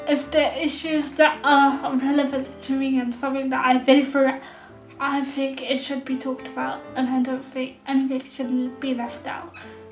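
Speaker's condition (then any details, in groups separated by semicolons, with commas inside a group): Cerebral palsy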